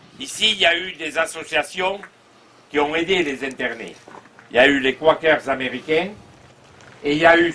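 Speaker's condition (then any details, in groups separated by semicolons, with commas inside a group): No condition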